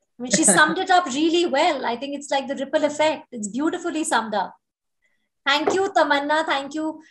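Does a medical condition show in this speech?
No.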